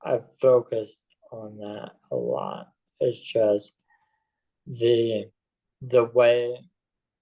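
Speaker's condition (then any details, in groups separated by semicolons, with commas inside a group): ALS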